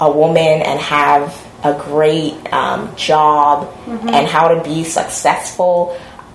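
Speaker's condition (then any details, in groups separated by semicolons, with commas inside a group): No condition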